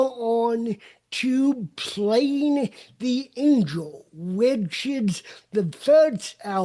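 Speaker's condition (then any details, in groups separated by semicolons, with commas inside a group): Cerebral palsy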